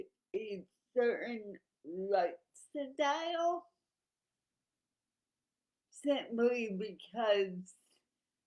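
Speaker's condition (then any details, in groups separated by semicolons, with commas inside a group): Cerebral palsy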